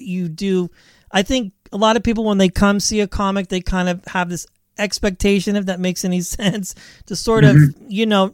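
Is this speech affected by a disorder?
No.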